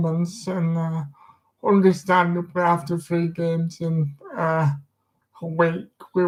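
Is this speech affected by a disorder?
Yes: disability affecting speech.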